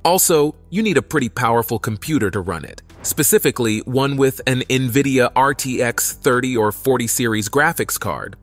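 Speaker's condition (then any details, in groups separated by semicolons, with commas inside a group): No condition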